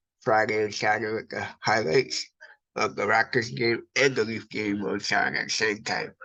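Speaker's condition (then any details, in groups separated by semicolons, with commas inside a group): Cerebral palsy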